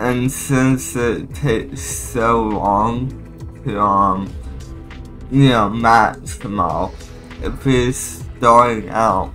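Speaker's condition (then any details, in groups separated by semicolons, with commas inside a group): Cerebral palsy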